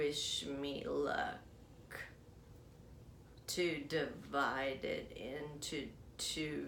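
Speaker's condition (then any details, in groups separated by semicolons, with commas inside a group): Essential tremor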